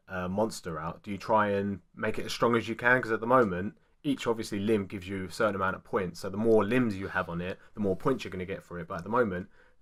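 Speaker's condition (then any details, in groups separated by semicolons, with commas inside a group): No condition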